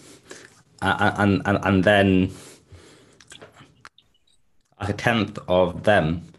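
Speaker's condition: Stuttering; stuttering with blocks, neurological predisposition, attended speech courses and speech forums; blocks and stumbles, sometimes fluent with friends, fluent in rehearsed solo talk after repeated practice; repeated sounds, blocks

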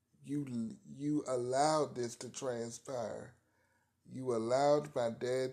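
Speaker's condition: Cerebral palsy, spastic quadriparesis

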